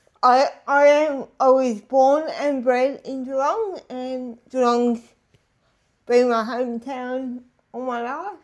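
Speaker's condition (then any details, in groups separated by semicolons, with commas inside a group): Disability affecting speech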